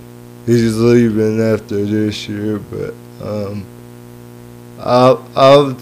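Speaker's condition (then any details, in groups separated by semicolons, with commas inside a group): Cerebral palsy; lifelong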